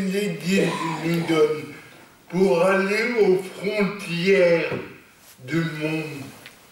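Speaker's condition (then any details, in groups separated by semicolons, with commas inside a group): Cerebral palsy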